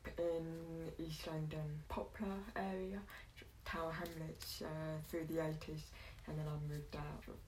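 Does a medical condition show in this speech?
Yes: deafness.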